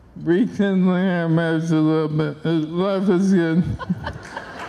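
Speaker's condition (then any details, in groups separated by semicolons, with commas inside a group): ALS; onset left hand and arm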